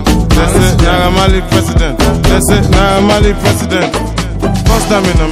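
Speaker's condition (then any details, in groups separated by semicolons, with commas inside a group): No condition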